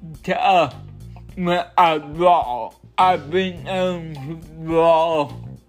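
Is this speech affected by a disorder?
Yes: cerebral palsy.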